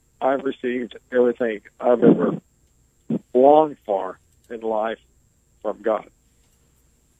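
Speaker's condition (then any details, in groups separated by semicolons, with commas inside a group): ALS; diagnosed nearly 20 years ago; breathes through ventilator; able to speak, clearly communicates, slower pace due to ventilator breathing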